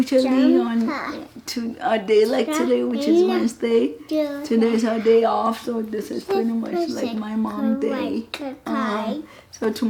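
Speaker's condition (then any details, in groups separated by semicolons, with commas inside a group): Cerebral palsy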